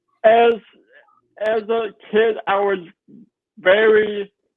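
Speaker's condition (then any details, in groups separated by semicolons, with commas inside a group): Cerebral palsy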